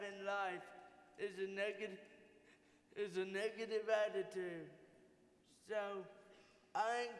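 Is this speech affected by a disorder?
Yes: cerebral palsy; from birth, uses wheelchair.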